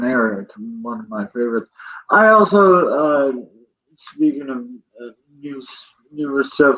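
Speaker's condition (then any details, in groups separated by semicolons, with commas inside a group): Cerebral palsy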